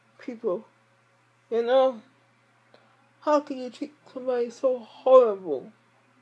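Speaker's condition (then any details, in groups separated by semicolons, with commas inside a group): Speech impairment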